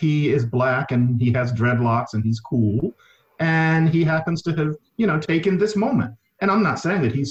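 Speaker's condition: No condition

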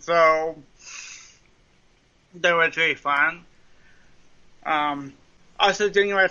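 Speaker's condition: Cerebral palsy, mild; may sound drunk

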